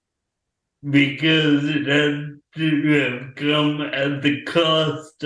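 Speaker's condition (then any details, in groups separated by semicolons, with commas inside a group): Traumatic brain injury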